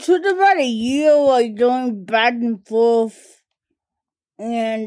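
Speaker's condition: Cerebral palsy; speech primarily affected

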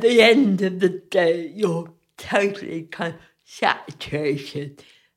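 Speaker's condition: Cerebral palsy; loses balance often

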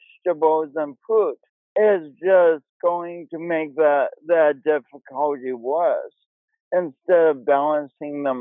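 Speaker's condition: Cerebral palsy; started at Sioux Falls YMCA

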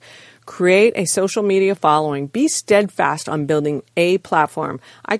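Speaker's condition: No condition

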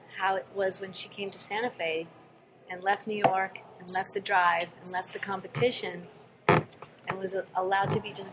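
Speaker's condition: No condition

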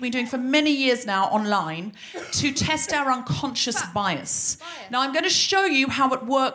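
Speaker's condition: No condition

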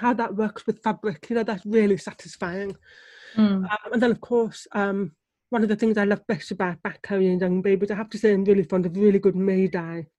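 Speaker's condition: Deafness; relies on lip reading

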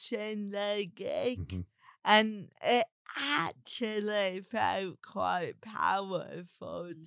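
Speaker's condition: Cerebral palsy; talks differently

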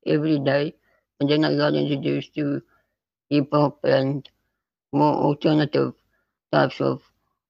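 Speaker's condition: Spinal muscular atrophy type 2; neuromuscular

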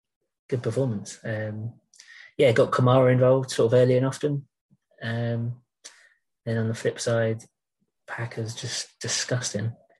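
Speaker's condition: No condition

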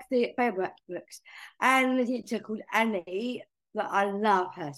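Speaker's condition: Down syndrome; from birth, major heart surgery at 5 months old

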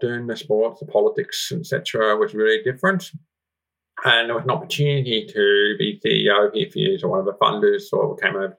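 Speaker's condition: Profound deafness, congenital, severe profound hearing loss; about 95% speech perception six months after implant, up from about 5%, still lip reads, Auslan second language

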